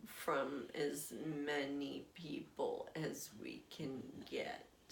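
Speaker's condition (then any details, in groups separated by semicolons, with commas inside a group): Essential tremor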